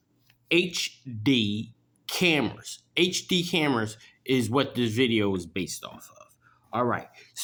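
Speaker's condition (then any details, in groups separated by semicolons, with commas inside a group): No condition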